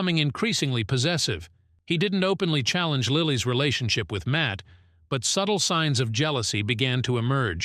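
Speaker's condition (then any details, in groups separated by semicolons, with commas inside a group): No condition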